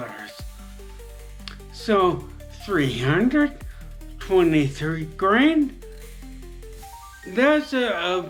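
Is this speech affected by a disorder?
Yes: traumatic brain injury; very debilitating.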